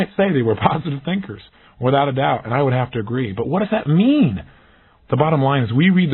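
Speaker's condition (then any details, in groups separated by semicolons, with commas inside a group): No condition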